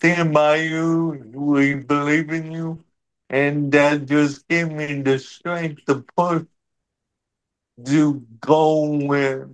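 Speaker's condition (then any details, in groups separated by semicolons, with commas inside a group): Cerebral palsy; present from birth, could walk a little as a child, wheelchair over the years; uses wheelchair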